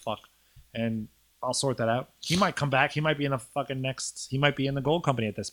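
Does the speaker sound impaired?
No.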